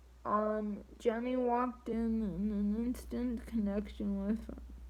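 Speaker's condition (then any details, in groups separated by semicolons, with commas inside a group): Triplegic cerebral palsy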